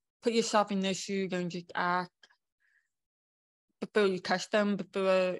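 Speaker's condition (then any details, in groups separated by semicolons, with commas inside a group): Born deaf; congenital deafness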